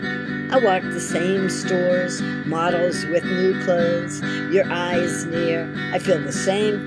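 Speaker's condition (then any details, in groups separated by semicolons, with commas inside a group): No condition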